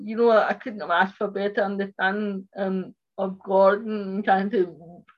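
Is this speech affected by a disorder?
Yes: cerebral palsy; speech impairment.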